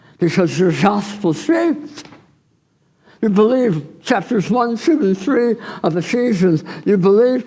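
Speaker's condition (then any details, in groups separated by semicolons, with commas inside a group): Tongue cancer surgery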